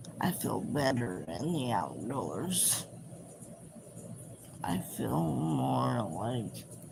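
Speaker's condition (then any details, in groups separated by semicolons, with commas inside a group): Cerebral palsy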